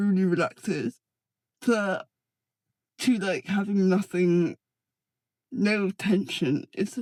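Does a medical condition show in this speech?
Yes: cerebral palsy.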